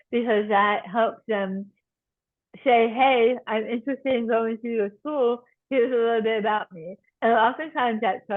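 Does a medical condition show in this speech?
Yes: tongue cancer surgery and reconstruction.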